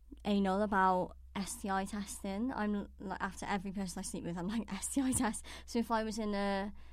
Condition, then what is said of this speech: Cleft palate. Oh, I just had a frog in my throat.